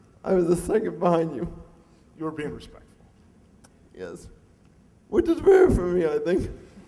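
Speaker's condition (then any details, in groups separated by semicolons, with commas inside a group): Cerebral palsy; mixed quadriplegic type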